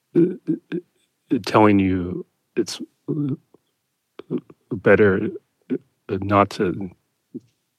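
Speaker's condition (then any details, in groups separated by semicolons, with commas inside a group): Stuttering; neurological stuttering since childhood; adult; repetitions, long painful blocks on first part of words, trouble breathing during blocks; blocks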